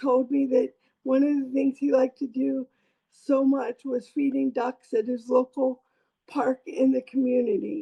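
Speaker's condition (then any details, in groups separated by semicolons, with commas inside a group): Cerebral palsy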